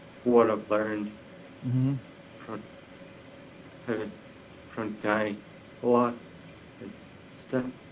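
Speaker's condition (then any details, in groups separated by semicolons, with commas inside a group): Brain injury; limited use of one hand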